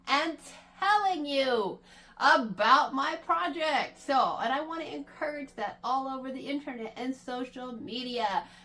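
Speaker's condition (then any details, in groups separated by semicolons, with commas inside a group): No condition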